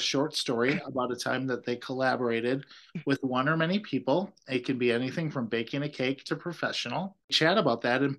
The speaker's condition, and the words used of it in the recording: None; typical speech.